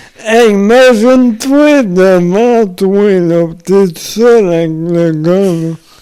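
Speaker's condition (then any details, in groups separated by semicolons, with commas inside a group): Amyotrophic lateral sclerosis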